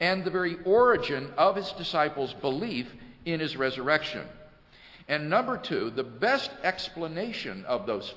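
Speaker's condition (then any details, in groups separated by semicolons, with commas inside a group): No condition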